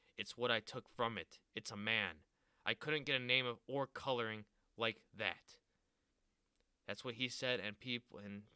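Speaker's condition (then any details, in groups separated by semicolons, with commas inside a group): No condition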